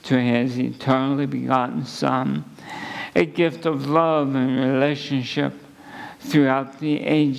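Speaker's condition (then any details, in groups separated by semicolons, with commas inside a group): ALS; under neurologist care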